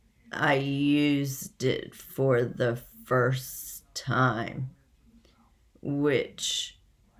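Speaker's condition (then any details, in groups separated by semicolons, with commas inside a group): Essential tremor; hereditary, progressive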